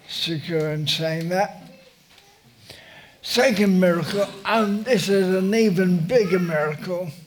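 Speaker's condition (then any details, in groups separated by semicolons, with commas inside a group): Motor neurone disease; uses wheelchair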